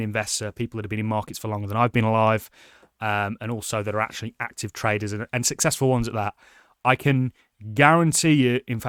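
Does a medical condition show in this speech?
No.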